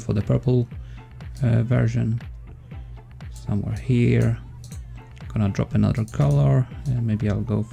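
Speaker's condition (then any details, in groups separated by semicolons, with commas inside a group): No condition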